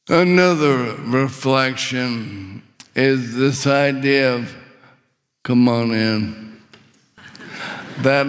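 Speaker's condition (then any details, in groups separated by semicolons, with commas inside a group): ALS; choked seriously on saliva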